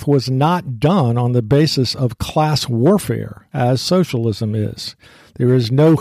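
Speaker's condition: No condition

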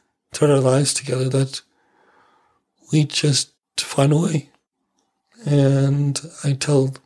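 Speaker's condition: ALS; familial ALS, feeding tube surgery, lost use of one hand, aspiration pneumonia ER visit; 3 years since diagnosis, slow progression on tofersen in trial, reflux treated with domperidone; voice slightly altered, facial and jaw changes, no slurring, stuck secretions impair voice and swallowing, worse in dry Calgary, better when humid

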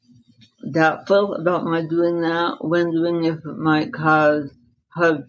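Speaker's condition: Dystonia, secondary to encephalitis

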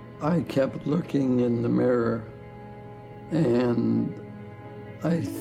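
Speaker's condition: ALS; diagnosed about 13 years ago

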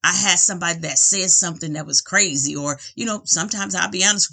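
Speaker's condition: No condition

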